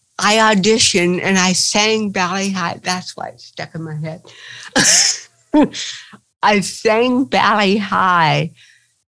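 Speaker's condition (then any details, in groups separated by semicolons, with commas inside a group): Cerebral palsy; since birth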